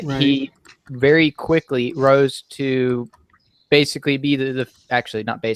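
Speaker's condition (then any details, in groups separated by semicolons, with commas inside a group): No condition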